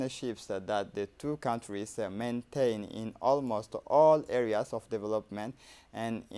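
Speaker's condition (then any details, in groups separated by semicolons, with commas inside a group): No condition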